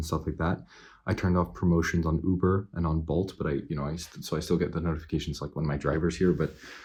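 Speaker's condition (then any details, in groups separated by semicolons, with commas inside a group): No condition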